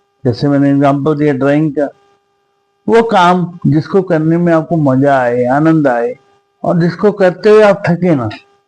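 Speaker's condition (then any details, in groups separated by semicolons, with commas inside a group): Cerebral palsy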